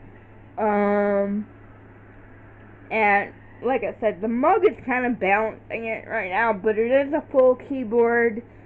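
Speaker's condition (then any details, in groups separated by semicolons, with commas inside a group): Cerebral palsy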